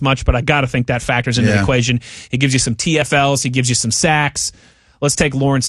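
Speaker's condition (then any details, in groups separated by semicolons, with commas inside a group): No condition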